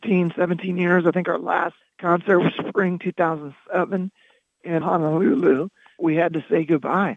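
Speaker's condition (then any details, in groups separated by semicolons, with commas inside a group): Loss of singing voice; lost singing voice around 2006-2007 after about 16-17 years as band vocalist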